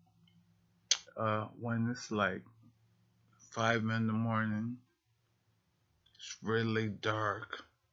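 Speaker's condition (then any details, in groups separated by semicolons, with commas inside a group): Multiple sclerosis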